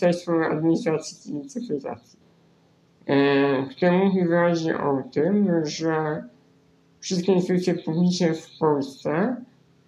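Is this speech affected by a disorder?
Yes: spinal muscular atrophy; nervous system disease preventing muscle building.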